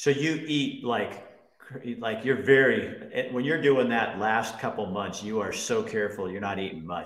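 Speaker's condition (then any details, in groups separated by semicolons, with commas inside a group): No condition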